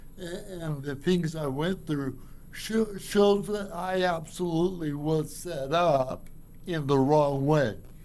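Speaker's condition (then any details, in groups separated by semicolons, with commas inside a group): Cerebral palsy; from birth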